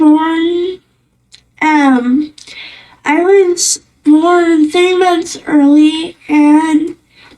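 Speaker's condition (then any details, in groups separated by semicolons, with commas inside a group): Cerebral palsy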